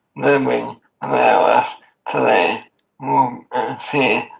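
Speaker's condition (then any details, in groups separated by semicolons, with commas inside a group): Amyotrophic lateral sclerosis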